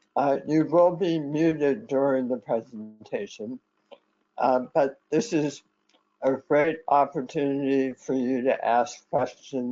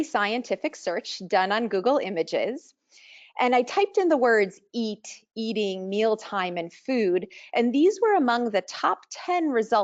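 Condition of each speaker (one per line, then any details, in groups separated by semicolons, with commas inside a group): Head and neck cancer; head and neck cancer salvage surgery, left vagus nerve severed; survivor; severe dysphagia
No condition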